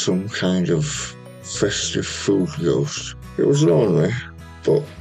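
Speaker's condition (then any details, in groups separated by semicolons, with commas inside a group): Tongue cancer, hemiglossectomy; half tongue removed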